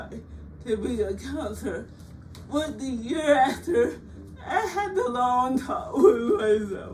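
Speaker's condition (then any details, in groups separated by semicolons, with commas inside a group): Cerebral palsy; from birth, physical disability; frequent speech therapy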